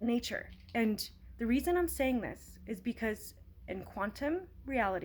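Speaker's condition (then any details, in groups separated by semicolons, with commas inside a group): No condition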